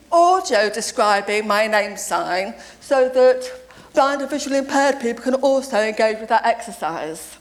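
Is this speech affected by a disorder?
Yes: deafness; deaf since age seven, lip reads, deaf family, sister lip-spoke television in childhood.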